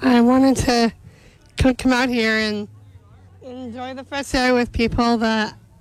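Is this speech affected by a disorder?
Yes: Down syndrome; intellectual disability.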